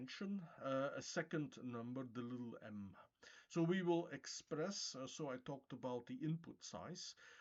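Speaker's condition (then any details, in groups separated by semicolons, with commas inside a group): No condition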